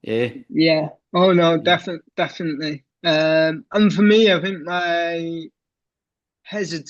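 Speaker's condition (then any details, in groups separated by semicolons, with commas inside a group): Cerebral palsy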